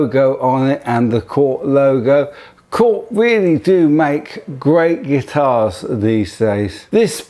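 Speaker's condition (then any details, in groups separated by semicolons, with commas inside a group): ALS; speech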